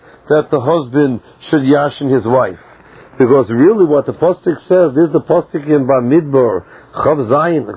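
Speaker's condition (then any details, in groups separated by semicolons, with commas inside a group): No condition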